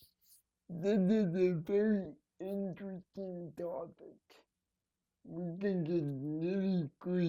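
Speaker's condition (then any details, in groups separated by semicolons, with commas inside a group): Cerebral palsy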